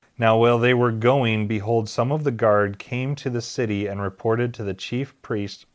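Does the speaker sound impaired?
No.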